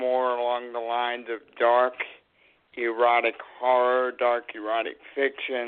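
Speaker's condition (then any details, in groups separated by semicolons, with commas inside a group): Cerebral palsy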